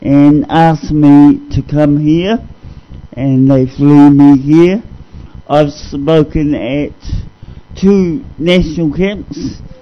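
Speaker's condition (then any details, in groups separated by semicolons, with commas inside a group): Cerebral palsy; discovered at age 2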